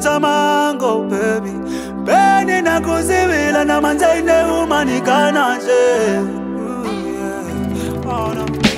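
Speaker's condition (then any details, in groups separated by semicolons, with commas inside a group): No condition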